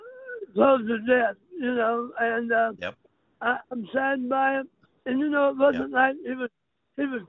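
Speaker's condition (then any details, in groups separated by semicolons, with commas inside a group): Throat cancer; throat cancer survivor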